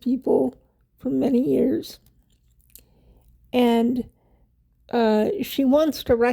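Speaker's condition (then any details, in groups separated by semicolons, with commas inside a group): Cerebral palsy; wheelchair user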